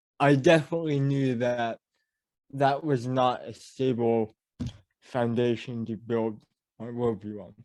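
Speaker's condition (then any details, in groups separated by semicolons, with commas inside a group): Cerebral palsy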